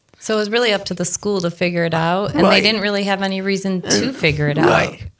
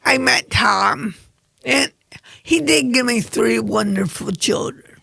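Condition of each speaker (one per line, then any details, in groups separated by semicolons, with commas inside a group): No condition
Cerebral palsy; oxygen deprivation at birth, resuscitated at birth; about 73, vocal cords atrophied, gel then fat vocal cord injections; talked at four, drools slightly, voice worse after injection, lost projection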